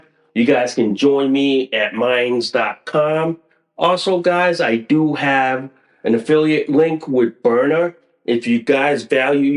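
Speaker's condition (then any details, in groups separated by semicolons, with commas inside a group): No condition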